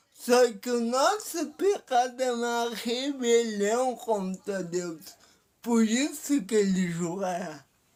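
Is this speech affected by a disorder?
Yes: paralysis.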